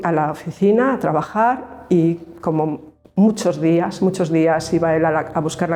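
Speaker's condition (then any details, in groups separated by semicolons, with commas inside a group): No condition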